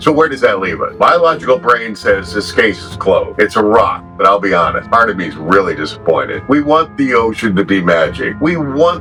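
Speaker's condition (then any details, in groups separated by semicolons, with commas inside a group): No condition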